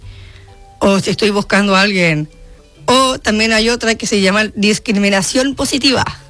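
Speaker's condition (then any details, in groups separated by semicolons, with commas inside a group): Down syndrome; genetic condition, from birth, 30 years old, mother prioritized leisure over therapy; described by host as speaking very well and clearly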